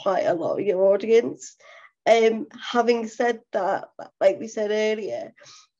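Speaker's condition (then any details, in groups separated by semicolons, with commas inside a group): Cerebral palsy; full-time wheelchair user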